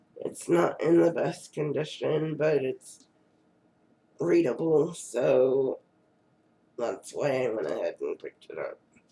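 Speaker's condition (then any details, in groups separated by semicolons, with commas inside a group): Cerebral palsy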